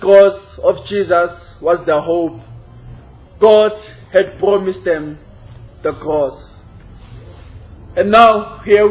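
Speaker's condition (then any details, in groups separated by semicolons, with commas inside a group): No condition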